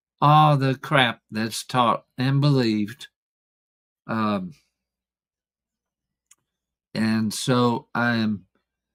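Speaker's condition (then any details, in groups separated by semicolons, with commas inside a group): ALS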